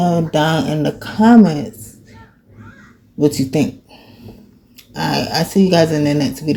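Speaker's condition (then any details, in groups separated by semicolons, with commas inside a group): Cerebral palsy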